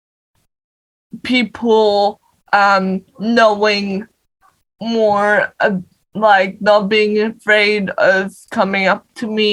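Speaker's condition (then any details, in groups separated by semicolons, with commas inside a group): Cerebral palsy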